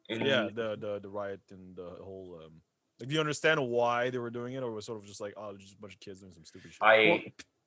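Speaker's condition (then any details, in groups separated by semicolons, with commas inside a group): No condition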